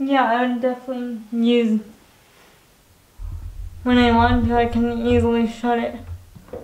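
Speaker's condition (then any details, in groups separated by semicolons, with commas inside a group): Cerebral palsy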